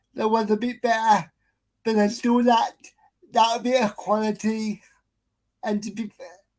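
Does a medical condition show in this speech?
Yes: cerebral palsy.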